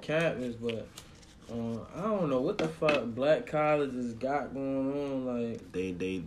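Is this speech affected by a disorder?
No.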